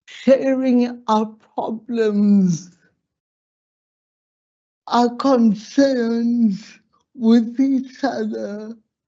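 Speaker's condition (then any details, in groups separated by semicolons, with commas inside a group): Slurred speech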